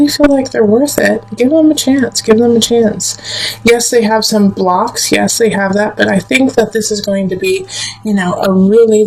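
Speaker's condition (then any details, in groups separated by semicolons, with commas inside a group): No condition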